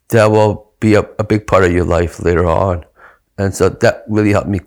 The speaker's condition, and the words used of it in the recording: Down syndrome. The fact that he can speak publicly, that's his talent.